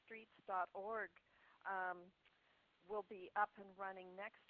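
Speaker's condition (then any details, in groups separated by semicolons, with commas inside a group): No condition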